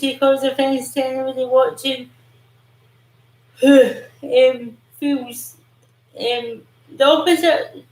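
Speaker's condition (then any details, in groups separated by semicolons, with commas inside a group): Cerebral palsy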